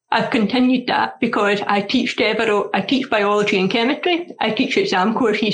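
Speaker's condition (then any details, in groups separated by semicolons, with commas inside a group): Deafness; written notes from teachers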